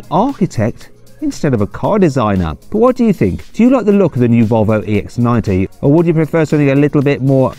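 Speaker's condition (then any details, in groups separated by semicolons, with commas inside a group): No condition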